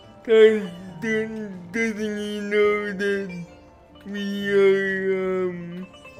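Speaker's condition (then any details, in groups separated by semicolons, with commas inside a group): Cerebral palsy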